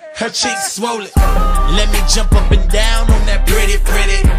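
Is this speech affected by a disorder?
No.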